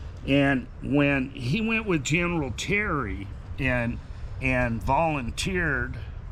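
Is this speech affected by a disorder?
No.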